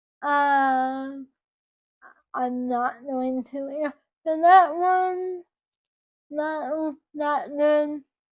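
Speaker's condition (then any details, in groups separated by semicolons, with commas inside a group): Cerebral palsy; brain injury at birth, oxygen supply cut off; walks and talks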